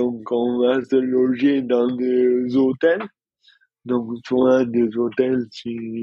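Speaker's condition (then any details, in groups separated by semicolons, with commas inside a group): Dystonia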